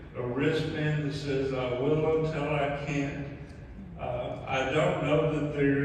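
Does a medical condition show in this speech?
Yes: ALS; mainly right side and both legs.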